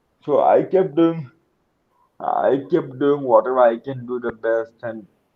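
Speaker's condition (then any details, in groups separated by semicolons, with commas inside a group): Cerebral palsy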